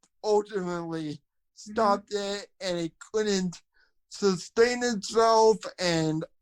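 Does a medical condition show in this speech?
Yes: cerebral palsy, spastic quadriplegia.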